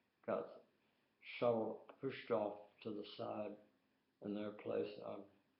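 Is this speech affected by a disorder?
Yes: tongue cancer.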